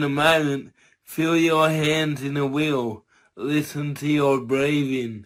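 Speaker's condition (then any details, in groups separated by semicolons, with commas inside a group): Cerebral palsy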